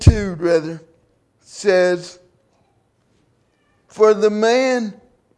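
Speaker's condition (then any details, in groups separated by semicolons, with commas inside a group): Cerebral palsy; from birth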